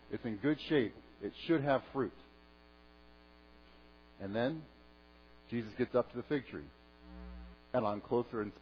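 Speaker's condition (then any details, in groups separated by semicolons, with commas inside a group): No condition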